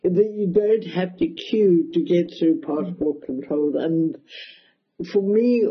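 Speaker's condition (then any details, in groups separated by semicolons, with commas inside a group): Cerebral palsy, mild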